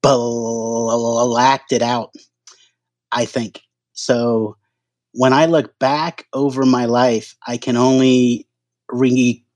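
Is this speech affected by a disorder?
Yes: stuttering; onset around age 2.5, fall with traumatic brain injury then, grandfather and daughter stutter, likely genetic, hypnotherapy tried; no longer hides stutter, not trying to avoid stuttering, stuttering more or more aware lately, sober; stutters every time talking, hard ordering in restaurants, phone calls, strangers, alcohol seemed to lessen stutter; here repeated sounds, blocks.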